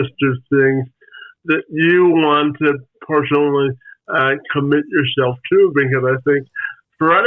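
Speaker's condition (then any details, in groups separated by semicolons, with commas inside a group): Spastic quadriplegic cerebral palsy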